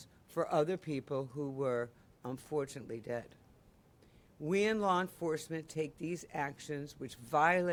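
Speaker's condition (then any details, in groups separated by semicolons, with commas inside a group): No condition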